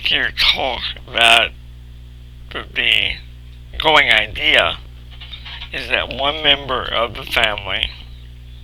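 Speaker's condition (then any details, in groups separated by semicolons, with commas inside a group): Cerebral palsy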